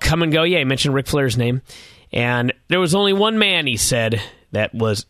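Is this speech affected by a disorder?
No.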